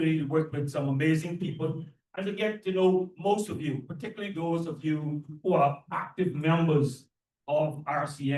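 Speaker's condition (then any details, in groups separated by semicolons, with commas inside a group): No condition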